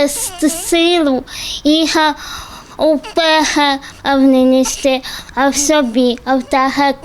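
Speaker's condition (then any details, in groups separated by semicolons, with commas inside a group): Cerebral palsy; in rehabilitation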